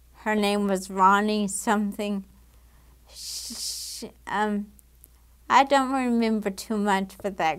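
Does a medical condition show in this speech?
Yes: damaged diaphragm.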